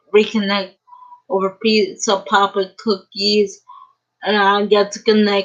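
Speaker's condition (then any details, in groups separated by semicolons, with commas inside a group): Cerebral palsy; uses a wheelchair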